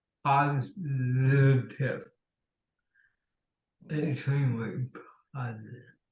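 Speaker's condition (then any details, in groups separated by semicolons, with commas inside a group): Cerebral palsy; since childhood; speech impediment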